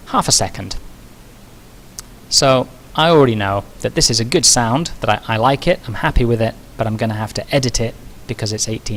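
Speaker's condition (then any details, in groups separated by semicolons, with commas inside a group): No condition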